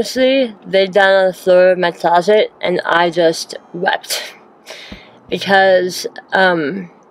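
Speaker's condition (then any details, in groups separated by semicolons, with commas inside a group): Hemi-glossectomy for oral cancer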